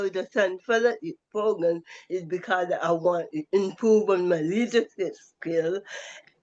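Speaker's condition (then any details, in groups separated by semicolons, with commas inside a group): Cerebral palsy; affects voice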